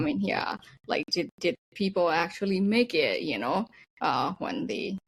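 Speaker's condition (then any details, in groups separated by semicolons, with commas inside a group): No condition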